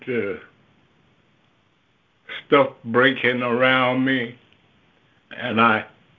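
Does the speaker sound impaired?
Yes: stroke; several strokes, first stroke took some speech and leg motion, later minor stroke; some speech lost after first stroke.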